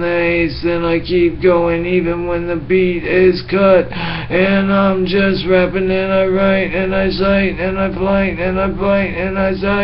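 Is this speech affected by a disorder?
Yes: traumatic brain injury.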